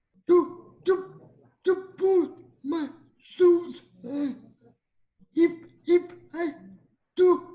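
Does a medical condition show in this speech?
Yes: cerebral palsy; speech a little different.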